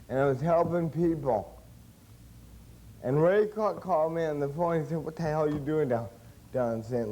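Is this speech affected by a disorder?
Yes: cerebral palsy; since birth.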